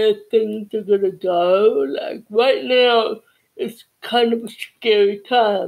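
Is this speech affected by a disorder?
Yes: cerebral palsy.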